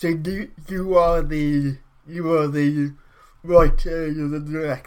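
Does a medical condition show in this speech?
Yes: cerebral palsy; affects coordination and muscle control of whole body.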